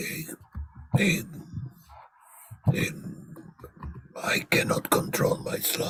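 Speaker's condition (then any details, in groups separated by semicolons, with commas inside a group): Laryngectomy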